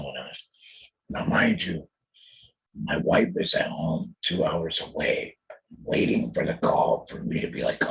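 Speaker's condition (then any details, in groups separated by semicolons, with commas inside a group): Total laryngectomy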